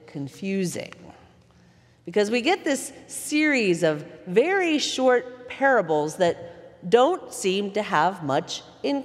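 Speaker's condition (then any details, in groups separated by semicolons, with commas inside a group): No condition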